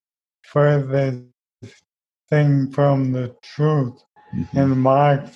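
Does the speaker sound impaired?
Yes: ALS; wheelchair built, arriving in about a week; still speaks but less coherent and audible, will later type everything out.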